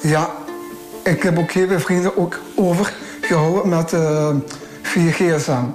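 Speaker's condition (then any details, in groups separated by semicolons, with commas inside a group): Down syndrome; trisomy 21, chromosomal anomaly, three copies of chromosome 21; talks well, can read, write and send messages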